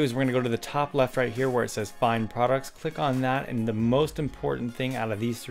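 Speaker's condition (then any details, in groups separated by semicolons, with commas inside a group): No condition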